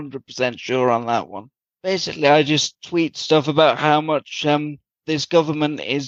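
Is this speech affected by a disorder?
Yes: cerebral palsy.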